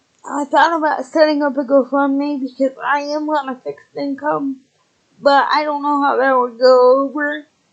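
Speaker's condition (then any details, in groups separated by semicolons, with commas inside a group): Cerebral palsy, spastic, severe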